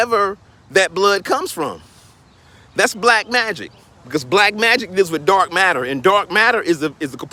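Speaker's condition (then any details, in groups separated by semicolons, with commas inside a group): No condition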